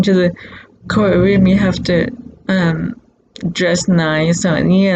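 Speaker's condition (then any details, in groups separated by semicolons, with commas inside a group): Cerebral palsy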